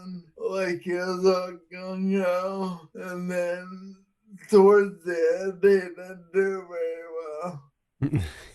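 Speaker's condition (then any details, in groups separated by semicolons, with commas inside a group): Friedreich's ataxia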